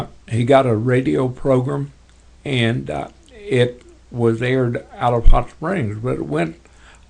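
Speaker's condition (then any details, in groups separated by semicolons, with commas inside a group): Parkinson's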